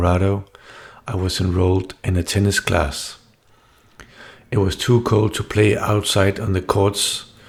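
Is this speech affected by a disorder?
No.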